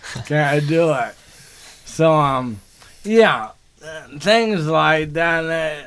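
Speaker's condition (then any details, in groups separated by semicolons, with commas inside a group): ALS; motor neuron disease, onset with speech impairment and right hand weakness; diagnosed about one year ago, needs help getting dressed, cannot tie own shoes; speech impairment noticed before diagnosis, prompted doctor visit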